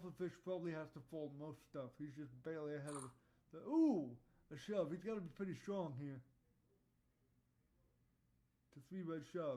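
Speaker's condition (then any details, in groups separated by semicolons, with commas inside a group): Cerebral palsy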